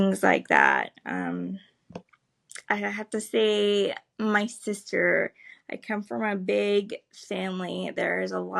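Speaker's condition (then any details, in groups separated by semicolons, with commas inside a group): Cerebral palsy; spastic legs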